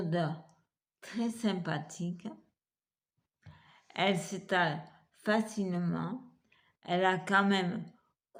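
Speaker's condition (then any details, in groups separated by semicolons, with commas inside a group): Multiple sclerosis; wheelchair, hand difficulties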